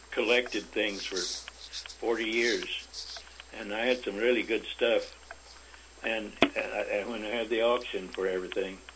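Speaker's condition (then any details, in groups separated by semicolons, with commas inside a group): Parkinson's disease; about 25 years since onset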